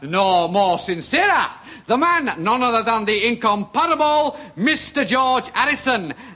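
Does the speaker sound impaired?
No.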